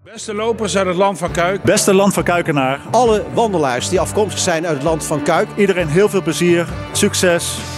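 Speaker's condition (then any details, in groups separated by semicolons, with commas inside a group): No condition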